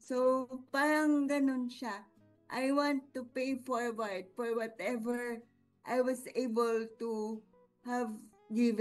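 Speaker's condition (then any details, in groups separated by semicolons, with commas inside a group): Cerebral palsy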